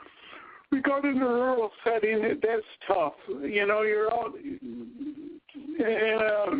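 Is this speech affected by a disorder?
Yes: cerebral palsy.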